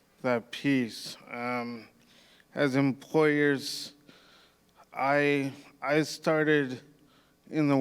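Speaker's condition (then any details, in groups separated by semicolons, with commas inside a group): Cerebral palsy; physical disability, power wheelchair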